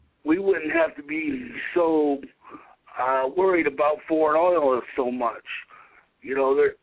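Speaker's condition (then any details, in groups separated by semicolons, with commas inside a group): Cerebral palsy; able to speak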